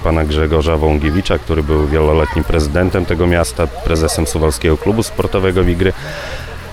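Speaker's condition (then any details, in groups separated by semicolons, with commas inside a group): No condition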